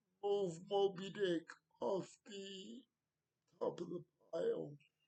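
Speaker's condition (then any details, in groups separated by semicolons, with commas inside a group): Cerebral palsy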